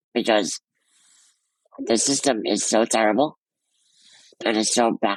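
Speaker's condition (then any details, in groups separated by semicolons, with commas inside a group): Muscular dystrophy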